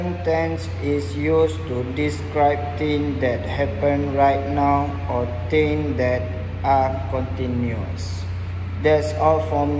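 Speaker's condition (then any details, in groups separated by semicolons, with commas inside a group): No condition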